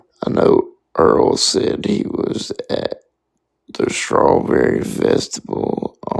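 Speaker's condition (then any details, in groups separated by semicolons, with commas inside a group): Spastic quadriplegic cerebral palsy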